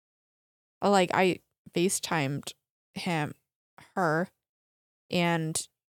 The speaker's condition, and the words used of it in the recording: Aphasia. You have to have a lot of patience and mm-hmm. trust that you're going to get it out